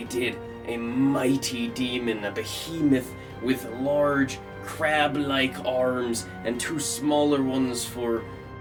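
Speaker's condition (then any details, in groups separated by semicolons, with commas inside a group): No condition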